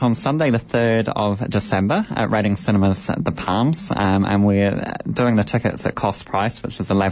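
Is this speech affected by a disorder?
Yes: cleft lip and palate; congenital cleft lip and palate, bone graft surgery around age 9, cleft clinic team follow-up; described as speaking beautifully, cleft clinic surgeon at age 12 predicted no public speaking career.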